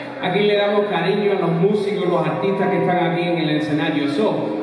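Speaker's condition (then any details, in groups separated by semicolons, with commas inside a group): No condition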